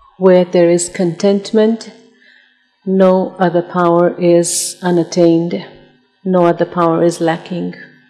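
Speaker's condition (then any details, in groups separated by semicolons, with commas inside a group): No condition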